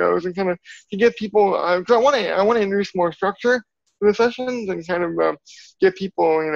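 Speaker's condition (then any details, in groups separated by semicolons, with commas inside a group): Cerebral palsy; from birth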